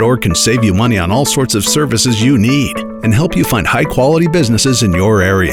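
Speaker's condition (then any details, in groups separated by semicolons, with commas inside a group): No condition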